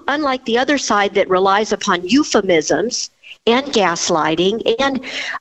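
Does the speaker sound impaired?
No.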